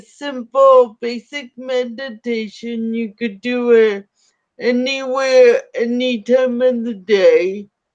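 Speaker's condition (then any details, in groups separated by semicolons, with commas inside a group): Cerebral palsy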